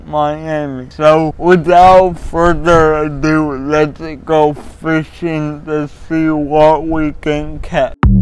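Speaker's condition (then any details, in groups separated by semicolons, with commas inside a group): Cerebral palsy; voice often not understood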